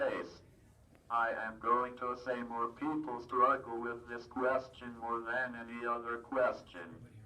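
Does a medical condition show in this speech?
Yes: cerebral palsy, athetoid.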